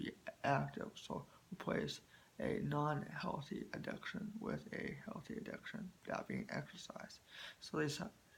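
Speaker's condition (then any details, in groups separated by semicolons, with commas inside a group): Spastic quadriplegic cerebral palsy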